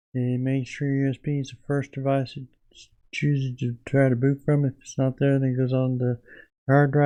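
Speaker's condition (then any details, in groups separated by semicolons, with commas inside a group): Parkinson's disease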